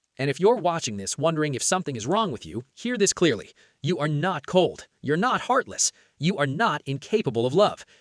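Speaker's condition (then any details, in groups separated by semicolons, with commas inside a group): No condition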